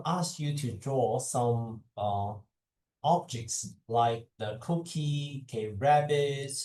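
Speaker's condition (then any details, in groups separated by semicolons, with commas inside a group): No condition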